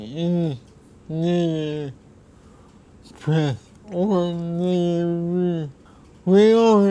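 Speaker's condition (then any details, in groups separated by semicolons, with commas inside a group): Cerebral palsy; poor meal posture affects swallowing, sitting straighter helps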